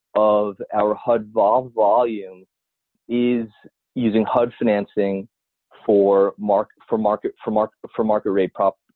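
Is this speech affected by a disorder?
Yes: stutter; years ago caused strong fear of answering the phone; ongoing stutter evident in speech; frequent word and phrase repetitions, part-word repetitions, many fillers like um and uh; here repeated sounds, prolonged sounds.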